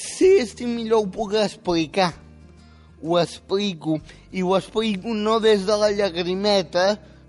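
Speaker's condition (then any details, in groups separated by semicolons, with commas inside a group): Spastic quadriplegic cerebral palsy; age 18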